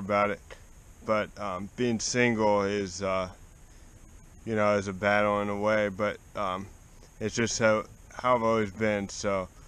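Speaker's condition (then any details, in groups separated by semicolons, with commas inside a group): Cerebral palsy; spastic, affects walking and legs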